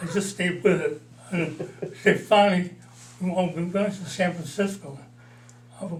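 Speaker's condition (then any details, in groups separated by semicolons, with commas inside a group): Parkinson's disease; mild, about four years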